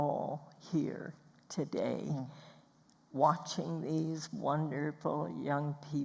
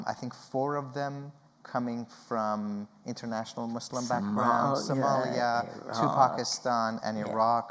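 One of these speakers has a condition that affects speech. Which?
The first: spasmodic dysphonia; vocal cords clamp down inappropriately; diagnosed after 6 years of symptoms, Botox injections; began with mid-sentence cough, progressive voice loss, barely got words out.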